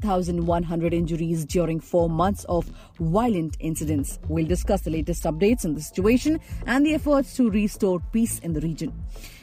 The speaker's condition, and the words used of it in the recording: None; typical speech.